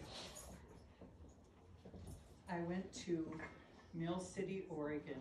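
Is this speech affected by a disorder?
No.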